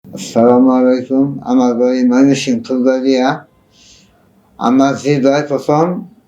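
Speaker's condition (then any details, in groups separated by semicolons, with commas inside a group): Tongue cancer, surgery; about 80 percent tongue removed, reconstruction, neck dissection, radiotherapy; treatment completed, no recurrence; speaking difficult before surgery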